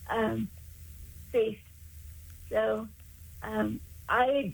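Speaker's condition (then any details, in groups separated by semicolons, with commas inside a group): Cerebral palsy; congenital, caused by lack of oxygen to brain at birth, born about 3 months early, daily physical therapy in school; 56 years since onset, uses power wheelchair, needs assistance with most daily activities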